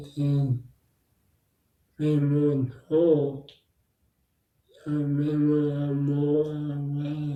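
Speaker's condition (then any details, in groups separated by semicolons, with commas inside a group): Bulbar and upper limb MND, bulbar onset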